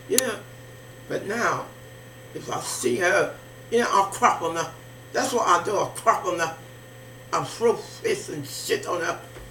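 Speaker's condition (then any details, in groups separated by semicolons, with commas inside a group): Facial palsy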